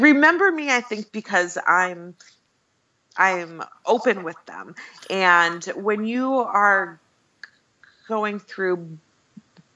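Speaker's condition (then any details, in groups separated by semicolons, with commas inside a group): Stuttering; covert stuttering until about age 30, intensive program at American Institute for Stuttering in New York; 33 years old, mostly open about stuttering, sometimes still slips back into covert stage; stutters openly, including when introducing self, stutters on daughter's name Violet; repeated words, prolonged sounds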